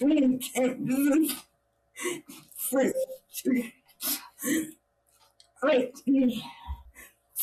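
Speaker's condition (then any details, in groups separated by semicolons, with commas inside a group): Cerebral palsy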